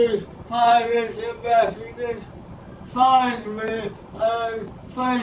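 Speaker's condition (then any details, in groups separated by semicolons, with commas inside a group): Speech impairment after birth surgery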